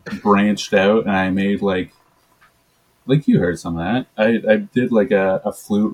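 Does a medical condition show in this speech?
No.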